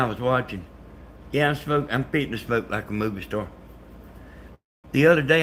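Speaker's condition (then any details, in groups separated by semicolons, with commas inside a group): Brain bleed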